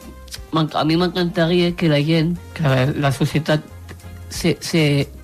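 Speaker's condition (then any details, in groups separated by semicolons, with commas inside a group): Down syndrome; genetic, three copies of chromosome 21, intellectual disability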